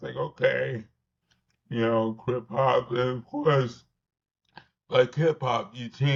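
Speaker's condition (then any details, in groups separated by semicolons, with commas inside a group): Cerebral palsy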